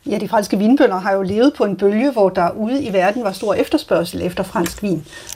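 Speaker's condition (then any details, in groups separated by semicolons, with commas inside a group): No condition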